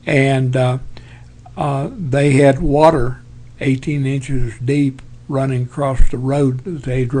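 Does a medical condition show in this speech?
Yes: Parkinson's; tremors as early symptom.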